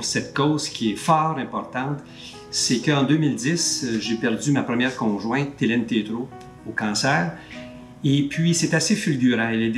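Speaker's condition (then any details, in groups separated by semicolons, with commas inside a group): No condition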